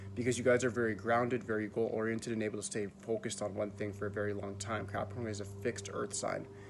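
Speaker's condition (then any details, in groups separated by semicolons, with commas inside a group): No condition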